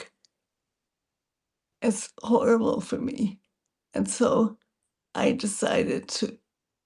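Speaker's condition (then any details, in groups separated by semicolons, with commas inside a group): Multiple sclerosis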